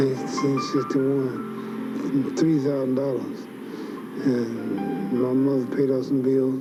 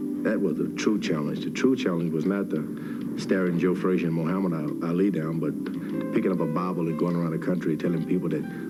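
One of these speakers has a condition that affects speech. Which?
The first: Parkinson's syndrome; no tremor; sometimes slurred speech.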